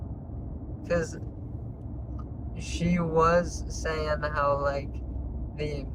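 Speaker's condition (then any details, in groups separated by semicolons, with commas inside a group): Traumatic brain injury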